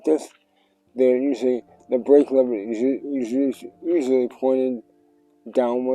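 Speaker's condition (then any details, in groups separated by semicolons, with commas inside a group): Cerebral palsy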